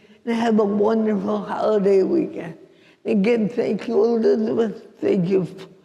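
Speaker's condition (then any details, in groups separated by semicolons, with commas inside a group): Cerebral palsy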